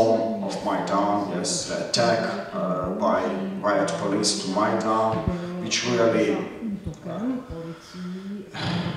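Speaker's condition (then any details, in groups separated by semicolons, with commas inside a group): No condition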